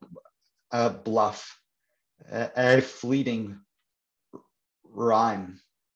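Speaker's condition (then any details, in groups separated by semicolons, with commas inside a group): Stuttering; stutter since at least teenage years, ongoing near age 50; speaks at support groups for people and children who stutter; certain words and sounds hardest, stacks up vocabulary, circumlocution, quickly finds other wording to ease stutter; blocks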